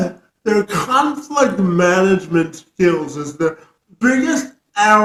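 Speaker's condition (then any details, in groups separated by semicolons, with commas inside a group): Cerebral palsy; from birth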